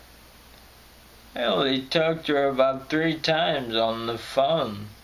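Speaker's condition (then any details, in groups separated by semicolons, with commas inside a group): Friedreich's ataxia; voice crackles when stressed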